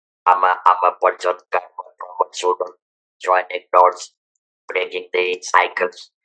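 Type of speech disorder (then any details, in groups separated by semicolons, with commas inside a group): Electrolarynx speech; throat cancer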